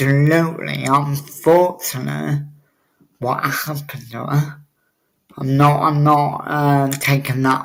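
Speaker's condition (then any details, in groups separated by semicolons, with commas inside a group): Cerebral palsy; wheelchair user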